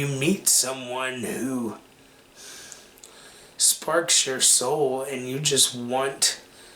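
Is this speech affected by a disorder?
Yes: cerebral palsy; takes medication.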